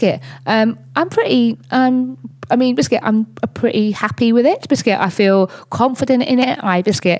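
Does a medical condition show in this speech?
Yes: Tourette's; severity fluctuates over life; tics less suppressible than before; swearing tics, noises, chest-thumping motor tic.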